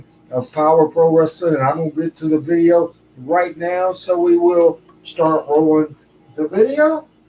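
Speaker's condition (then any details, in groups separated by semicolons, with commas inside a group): No condition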